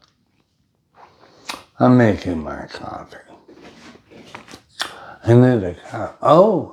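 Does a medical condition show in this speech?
Yes: brain injury.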